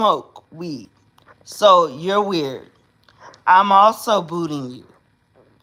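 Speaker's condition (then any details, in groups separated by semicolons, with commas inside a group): Cerebral palsy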